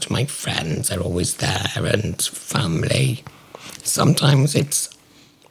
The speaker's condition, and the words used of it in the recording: Laryngectomy. Because sometimes the valve can just go and then I've got no voice and, you know, can happen night and about, and I just press and I'm like...